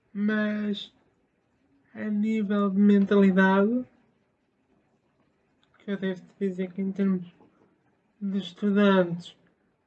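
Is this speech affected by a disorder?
Yes: spastic cerebral palsy; spastic motor type.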